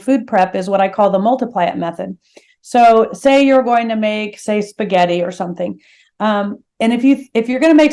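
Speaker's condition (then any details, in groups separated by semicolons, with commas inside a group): No condition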